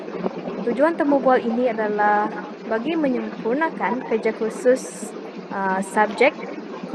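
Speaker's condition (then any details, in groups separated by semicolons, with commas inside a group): No condition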